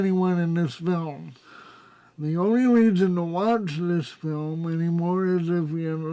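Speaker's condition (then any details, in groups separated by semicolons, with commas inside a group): Cerebral palsy, spastic, severe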